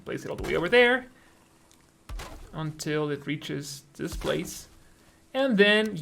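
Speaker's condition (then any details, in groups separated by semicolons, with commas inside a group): No condition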